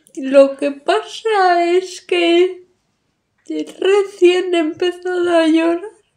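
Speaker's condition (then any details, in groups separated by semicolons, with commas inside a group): ALS; increasingly hard to articulate, losing speech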